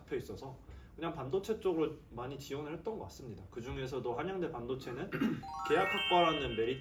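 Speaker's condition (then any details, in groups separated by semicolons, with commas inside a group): No condition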